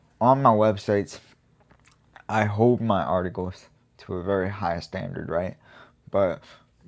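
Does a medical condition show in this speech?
Yes: cerebral palsy; GMFCS level 4, severe physical disability.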